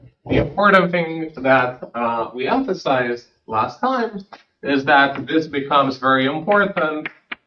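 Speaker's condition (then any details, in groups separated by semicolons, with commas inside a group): No condition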